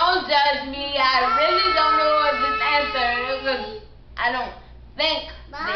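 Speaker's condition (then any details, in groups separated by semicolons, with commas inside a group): Cerebral palsy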